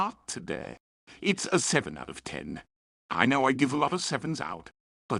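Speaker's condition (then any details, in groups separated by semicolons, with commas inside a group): No condition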